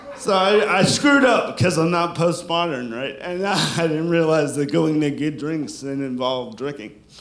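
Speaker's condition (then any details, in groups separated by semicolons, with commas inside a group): Cerebral palsy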